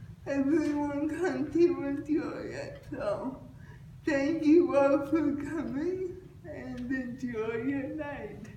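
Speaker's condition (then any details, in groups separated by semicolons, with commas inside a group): Cerebral palsy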